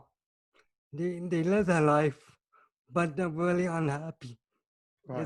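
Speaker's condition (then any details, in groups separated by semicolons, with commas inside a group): Cerebral palsy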